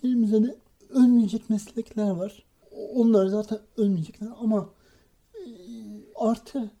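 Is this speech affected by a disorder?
Yes: cerebral palsy; from birth, no speech or walking until age 6, misdiagnosed intellectual disability at age 5; school speech difficulty, reading not fluent, practised reading aloud before mirror.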